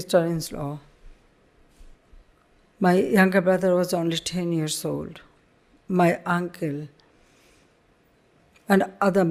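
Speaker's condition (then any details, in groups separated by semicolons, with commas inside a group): No condition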